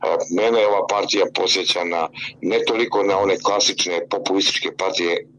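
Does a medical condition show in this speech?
No.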